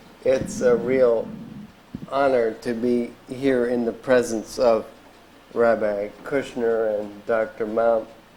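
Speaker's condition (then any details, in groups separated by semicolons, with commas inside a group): ALS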